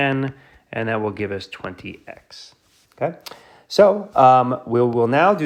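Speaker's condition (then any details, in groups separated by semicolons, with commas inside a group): No condition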